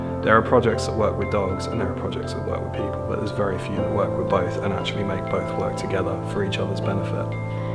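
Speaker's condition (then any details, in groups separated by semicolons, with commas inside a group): No condition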